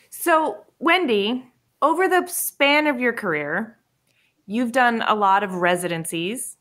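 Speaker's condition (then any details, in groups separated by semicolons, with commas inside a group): No condition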